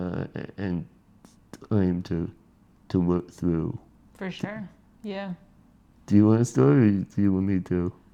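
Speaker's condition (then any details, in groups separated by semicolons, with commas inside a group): Spinal muscular atrophy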